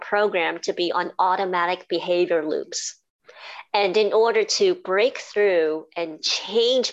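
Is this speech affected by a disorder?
Yes: cleft palate and cleft lip; congenital, diagnosed as a baby, roof of mouth split into two, speech therapy as a teenager; speech described as very clear after speech therapy; formerly very difficult to speak properly, teachers could not hear speech in class, now clear.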